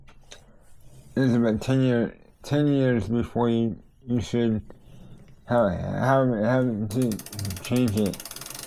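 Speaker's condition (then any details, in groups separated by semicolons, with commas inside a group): Cerebral palsy; tends to mess up words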